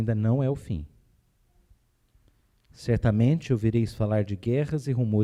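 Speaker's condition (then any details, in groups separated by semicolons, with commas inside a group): No condition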